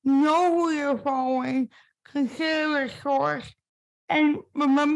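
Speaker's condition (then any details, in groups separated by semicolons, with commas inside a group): Spastic cerebral palsy; impaired speech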